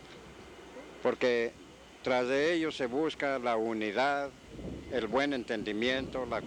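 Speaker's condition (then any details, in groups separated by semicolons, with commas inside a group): No condition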